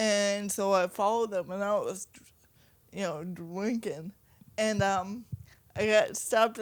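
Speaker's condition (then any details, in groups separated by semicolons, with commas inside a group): Cerebral palsy, mild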